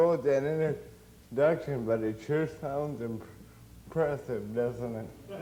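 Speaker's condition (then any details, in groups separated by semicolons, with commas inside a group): Cerebral palsy; since birth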